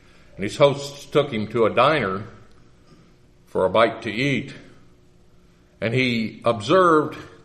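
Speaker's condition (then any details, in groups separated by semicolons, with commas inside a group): No condition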